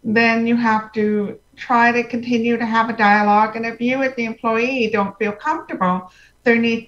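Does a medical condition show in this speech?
Yes: profound hearing loss, congenital.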